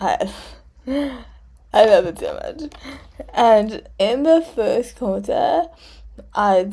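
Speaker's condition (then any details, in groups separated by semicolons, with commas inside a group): Cerebral palsy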